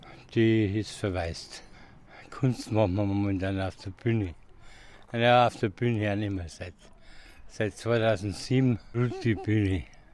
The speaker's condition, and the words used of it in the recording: Parkinson's disease. Ich noch normal machen, aber langsamer. Wie zum Beispiel reden.